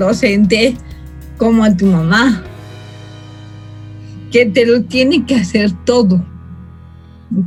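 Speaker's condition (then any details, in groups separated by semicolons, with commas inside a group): Cerebral palsy from birth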